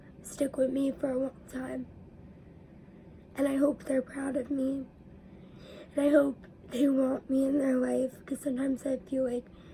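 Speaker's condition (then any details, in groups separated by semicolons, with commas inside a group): Cerebral palsy; spastic diplegia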